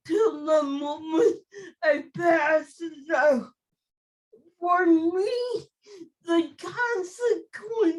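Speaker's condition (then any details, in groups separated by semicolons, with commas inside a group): Cerebral palsy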